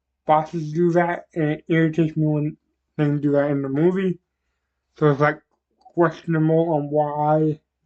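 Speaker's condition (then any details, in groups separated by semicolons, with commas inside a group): Cerebral palsy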